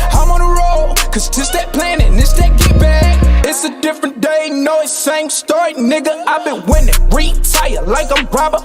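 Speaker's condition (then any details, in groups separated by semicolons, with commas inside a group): No condition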